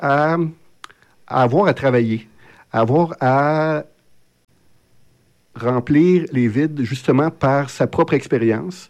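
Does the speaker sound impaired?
Yes: stuttering; lifelong stuttering, genetic component stated, psychological and physiological wall to cross each time to speak; often unable to get words out when speaking; here prolonged sounds, blocks.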